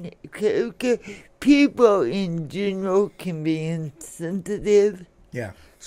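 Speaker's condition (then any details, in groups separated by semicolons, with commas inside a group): Cerebral palsy; affects speech and motor skills including hands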